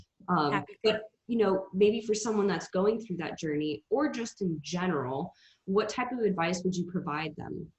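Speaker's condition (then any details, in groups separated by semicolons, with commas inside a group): No condition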